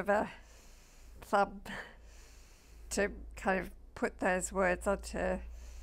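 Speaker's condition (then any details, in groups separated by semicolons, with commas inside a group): MND (ALS)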